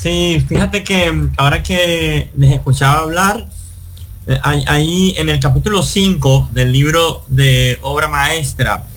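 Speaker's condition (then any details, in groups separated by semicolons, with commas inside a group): Cleft lip and palate; nasal passages joined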